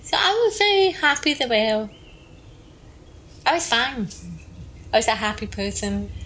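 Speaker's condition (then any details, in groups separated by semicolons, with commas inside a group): Deafness, congenital; deaf from birth, relies on lip reading, sensitive to vibration and air movement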